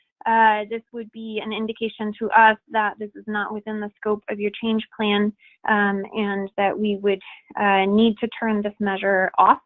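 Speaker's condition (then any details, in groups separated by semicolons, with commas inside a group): No condition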